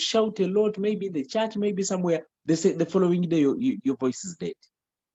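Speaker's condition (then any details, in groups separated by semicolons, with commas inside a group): No condition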